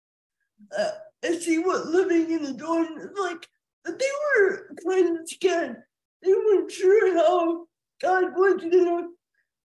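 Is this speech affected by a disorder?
Yes: cerebral palsy, quadriplegia; self-described clear voice, dry throat during talk, hosts want to understand better.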